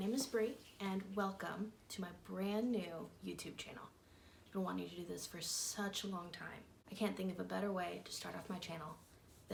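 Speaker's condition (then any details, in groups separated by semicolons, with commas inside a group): No condition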